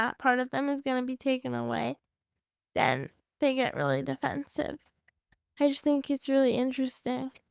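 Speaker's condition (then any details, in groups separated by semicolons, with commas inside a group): Cerebral palsy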